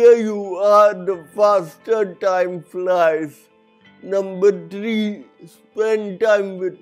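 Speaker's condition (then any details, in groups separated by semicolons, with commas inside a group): Cerebral palsy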